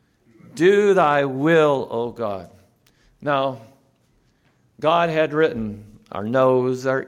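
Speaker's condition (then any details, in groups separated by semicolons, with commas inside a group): No condition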